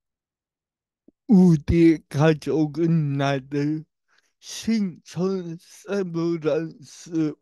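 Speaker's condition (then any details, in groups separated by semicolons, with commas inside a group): Brain lesion disability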